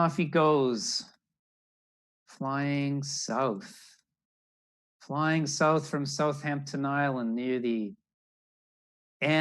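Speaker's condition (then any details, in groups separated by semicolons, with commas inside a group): No condition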